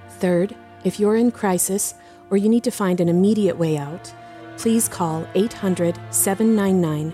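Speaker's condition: No condition

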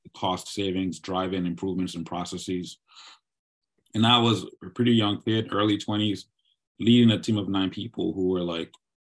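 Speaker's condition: No condition

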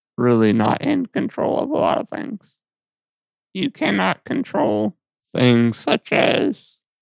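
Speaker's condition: Muscular dystrophy; lifelong, muscle atrophy and weight loss, muscle and fat lost around tailbone, repositioned in bed by mother

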